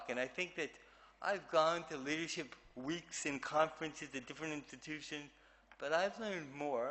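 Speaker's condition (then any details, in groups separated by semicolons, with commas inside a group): Cerebral palsy; physical and occupational therapy from early age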